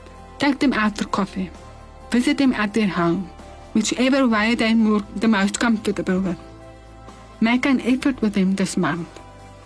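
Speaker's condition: Deafness, bilateral cochlear implants; long-standing hearing loss; hears about 80% with bilateral cochlear implants, can follow conversation; learned early to speak like hearing person, mother bonita drew out language, not natural

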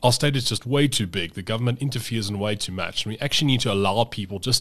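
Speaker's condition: No condition

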